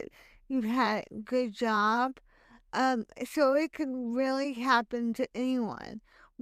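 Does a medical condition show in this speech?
Yes: hemiplegic cerebral palsy.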